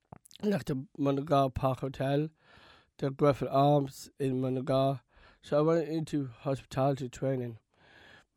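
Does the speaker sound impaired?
Yes: Down syndrome; learned to talk.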